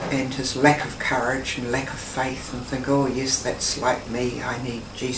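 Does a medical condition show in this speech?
No.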